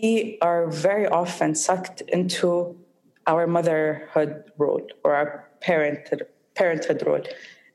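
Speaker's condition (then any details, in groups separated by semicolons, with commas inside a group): Stutter; stutter since childhood, younger brother also stuttered; reports control over stutter; stutters more in Arabic mother tongue than English, stuttered less after openly disclosing; repeated sounds, prolonged sounds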